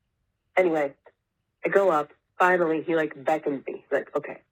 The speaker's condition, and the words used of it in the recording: None; typical speech.